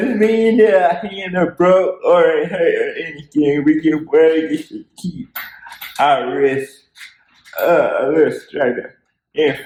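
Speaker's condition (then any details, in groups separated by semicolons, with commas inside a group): Cerebral palsy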